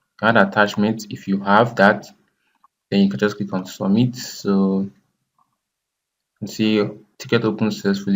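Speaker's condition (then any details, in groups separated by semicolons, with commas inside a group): No condition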